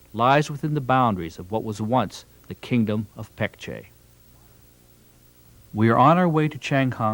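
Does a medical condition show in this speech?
No.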